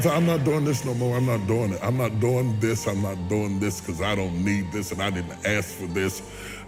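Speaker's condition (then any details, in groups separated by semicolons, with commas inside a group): No condition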